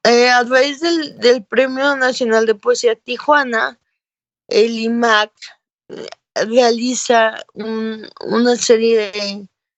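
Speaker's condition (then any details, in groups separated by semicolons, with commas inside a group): Cerebral palsy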